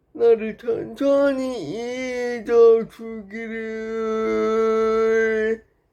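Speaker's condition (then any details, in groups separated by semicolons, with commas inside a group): Brain lesion disability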